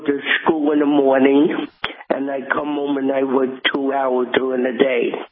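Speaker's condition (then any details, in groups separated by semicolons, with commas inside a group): Cerebral palsy; could not lie on back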